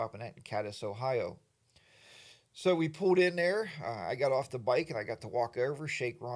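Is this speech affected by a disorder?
No.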